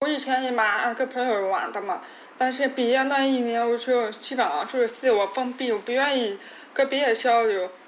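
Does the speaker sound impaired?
Yes: hearing impairment; hearing loss acquired in childhood, caused by accident, completed rehabilitation training with parents' support; past rehab word drills, parents speaking from behind, repeating words hundreds of times daily.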